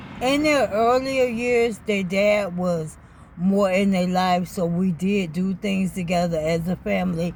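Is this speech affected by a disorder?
Yes: ALS.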